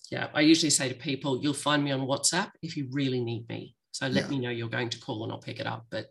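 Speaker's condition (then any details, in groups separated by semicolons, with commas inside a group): No condition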